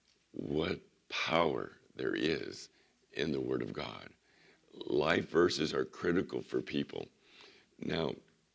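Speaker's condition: Vocal cord surgery recovery; recovering from vocal cord surgery

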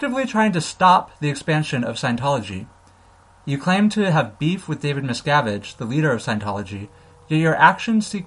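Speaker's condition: No condition

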